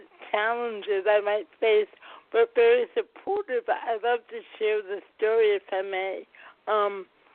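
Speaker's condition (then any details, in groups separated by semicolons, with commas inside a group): Cerebral palsy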